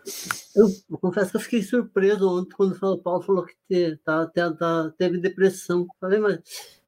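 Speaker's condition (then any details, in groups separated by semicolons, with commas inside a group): Parkinson's disease; Parkinson's disease diagnosed 17 years ago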